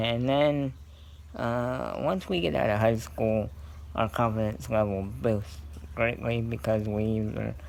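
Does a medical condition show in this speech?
Yes: cerebral palsy; scoliosis.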